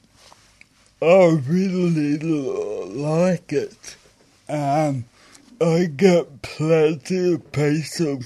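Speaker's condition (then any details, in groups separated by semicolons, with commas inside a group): Stroke with aphasia; acquired brain injury from stroke, disability mostly in brain controlling muscles, balance issues, walks funny; talks funny, a bit of aphasia, thinking fine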